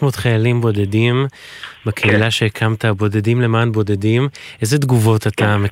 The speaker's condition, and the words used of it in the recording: No condition.